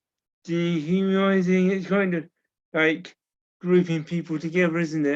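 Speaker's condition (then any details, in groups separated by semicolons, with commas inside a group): Cerebral palsy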